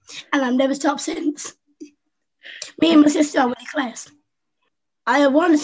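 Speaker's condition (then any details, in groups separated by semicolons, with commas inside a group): Down syndrome; adult woman, 25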